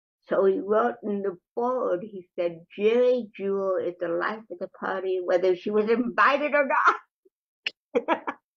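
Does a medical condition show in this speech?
Yes: cerebral palsy; neck surgery at 43.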